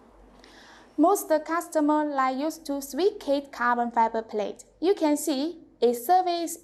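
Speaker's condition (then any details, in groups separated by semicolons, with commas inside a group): No condition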